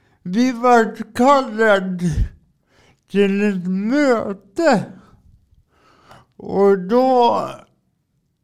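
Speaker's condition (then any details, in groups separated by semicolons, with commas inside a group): Cerebral palsy; from birth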